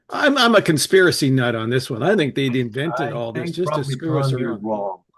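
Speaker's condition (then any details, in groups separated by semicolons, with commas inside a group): No condition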